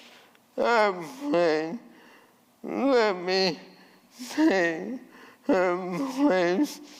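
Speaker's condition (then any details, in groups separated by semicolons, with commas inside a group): ALS; voice changed from earlier resonant voice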